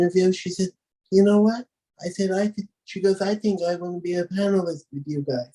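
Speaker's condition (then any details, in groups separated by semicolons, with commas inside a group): Cerebral palsy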